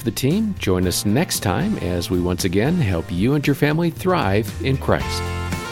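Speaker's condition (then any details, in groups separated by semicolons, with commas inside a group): No condition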